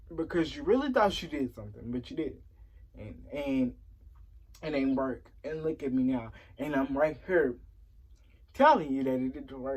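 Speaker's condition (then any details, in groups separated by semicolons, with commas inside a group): Cerebral palsy; since early childhood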